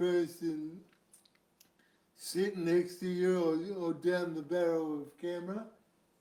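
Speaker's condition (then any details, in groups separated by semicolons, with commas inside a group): Cerebral palsy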